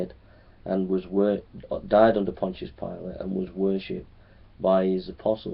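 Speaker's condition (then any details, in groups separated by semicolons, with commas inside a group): No condition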